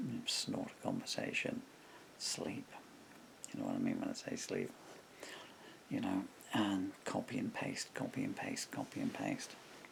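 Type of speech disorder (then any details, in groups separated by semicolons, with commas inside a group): Severe bulbar dysarthria; MND (progressive bulbar palsy)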